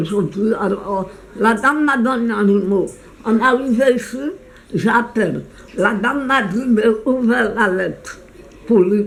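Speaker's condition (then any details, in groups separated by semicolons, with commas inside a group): Meige syndrome, blepharospasm and oromandibular dystonia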